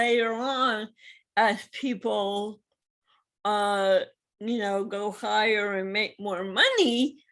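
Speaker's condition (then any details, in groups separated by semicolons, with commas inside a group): Cerebral palsy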